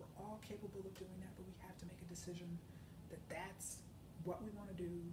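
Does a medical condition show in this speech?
No.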